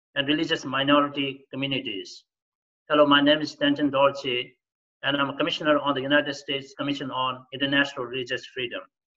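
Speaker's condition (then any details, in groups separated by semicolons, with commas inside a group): No condition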